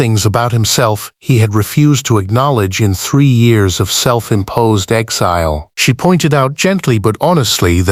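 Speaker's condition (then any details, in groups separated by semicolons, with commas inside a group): No condition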